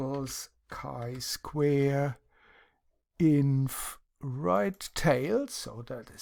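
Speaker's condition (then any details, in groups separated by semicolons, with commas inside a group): No condition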